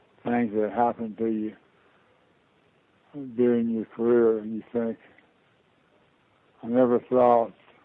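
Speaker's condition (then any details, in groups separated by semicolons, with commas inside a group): Parkinson's disease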